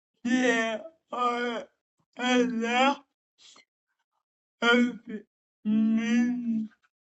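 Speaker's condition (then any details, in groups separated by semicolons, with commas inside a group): Cerebral palsy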